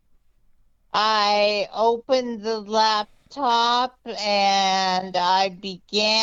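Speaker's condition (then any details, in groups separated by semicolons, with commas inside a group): Multiple sclerosis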